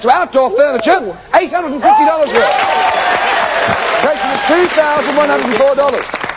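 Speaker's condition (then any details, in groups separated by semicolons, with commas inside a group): No condition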